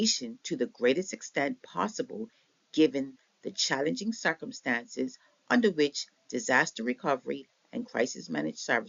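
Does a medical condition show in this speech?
No.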